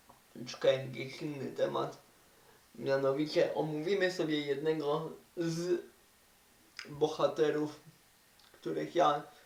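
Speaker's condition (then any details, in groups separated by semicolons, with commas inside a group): Cerebral palsy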